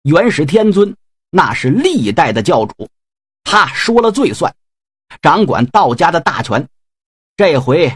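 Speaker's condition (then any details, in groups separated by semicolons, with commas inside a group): No condition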